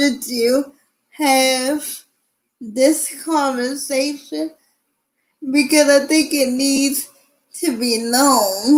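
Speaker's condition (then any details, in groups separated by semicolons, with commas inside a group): Cerebral palsy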